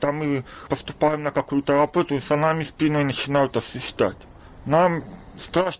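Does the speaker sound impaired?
Yes: deafness; congenital deafness, since birth, about 33 years, no hearing aid in childhood, attended school for deaf; hard of hearing, lip reads; able to speak despite poor hearing.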